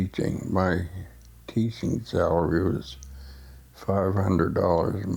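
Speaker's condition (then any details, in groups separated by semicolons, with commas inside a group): Essential tremor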